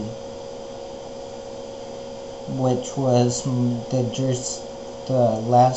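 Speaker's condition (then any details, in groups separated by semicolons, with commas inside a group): Spinocerebellar ataxia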